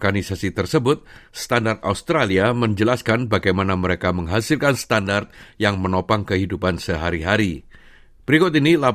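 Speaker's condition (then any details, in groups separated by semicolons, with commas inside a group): No condition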